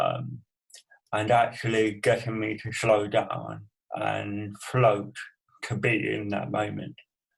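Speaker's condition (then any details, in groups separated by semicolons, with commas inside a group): Cerebral palsy; from birth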